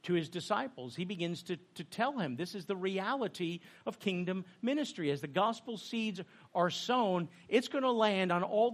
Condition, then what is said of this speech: None; typical speech.